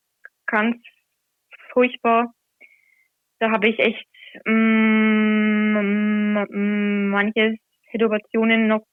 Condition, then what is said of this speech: Stuttering. Natürlich war es nicht stotterfrei, um Gottes Willen, aber allein diese Überwindung, das dann zu machen, das lässt mich dann immer schon noch einmal wachsen und gibt einen Selbstvertrauen.